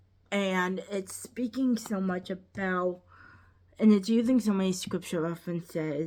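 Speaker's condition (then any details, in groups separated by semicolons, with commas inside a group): Cerebral palsy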